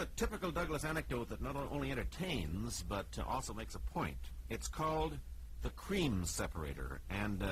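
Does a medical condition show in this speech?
No.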